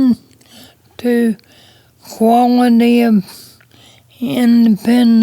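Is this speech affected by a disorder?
Yes: cerebral palsy.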